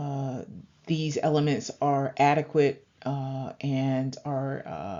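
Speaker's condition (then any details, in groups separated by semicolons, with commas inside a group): No condition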